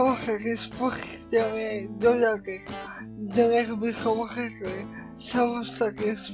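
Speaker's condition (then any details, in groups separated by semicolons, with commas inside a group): Cerebral palsy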